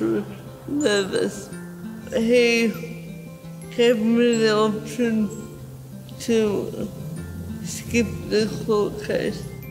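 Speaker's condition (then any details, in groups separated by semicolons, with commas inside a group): Cerebral palsy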